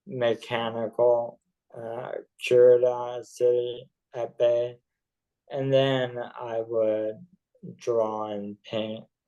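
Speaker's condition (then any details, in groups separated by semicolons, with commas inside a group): ALS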